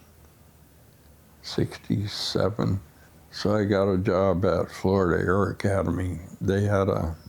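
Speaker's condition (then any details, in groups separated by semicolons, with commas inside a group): Essential tremor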